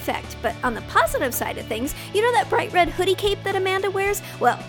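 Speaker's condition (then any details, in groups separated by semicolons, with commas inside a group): No condition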